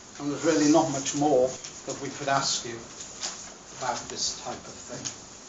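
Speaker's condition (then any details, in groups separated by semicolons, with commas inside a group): No condition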